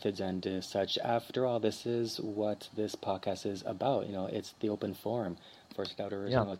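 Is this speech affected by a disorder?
No.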